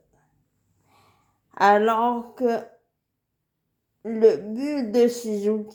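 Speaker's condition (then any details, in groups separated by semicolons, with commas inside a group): Cerebral palsy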